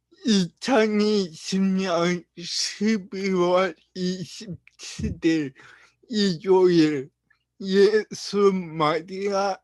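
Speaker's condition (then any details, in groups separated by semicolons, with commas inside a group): Brain lesion disability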